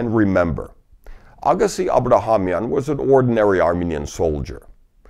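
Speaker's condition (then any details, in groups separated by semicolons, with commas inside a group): No condition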